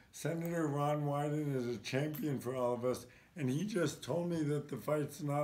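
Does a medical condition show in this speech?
Yes: ALS.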